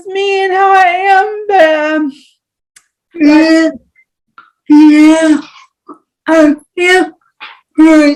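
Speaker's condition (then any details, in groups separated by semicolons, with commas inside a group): Cerebral palsy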